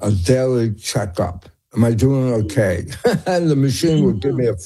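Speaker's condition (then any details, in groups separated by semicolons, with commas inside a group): Tongue cancer; first noticed through hearing problem and ear pain, found by ENT doctor examining mouth; throat scan malignant before, later scan showed benign tumor; slurred speech, stopped lecturing after cancer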